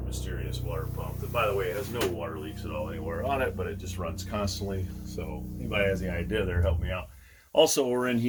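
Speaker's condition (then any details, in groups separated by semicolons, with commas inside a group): No condition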